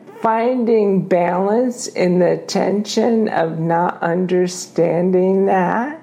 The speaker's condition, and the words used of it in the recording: ALS (motor neuron disease). Yeah, that ALS has begun to impact my mouth.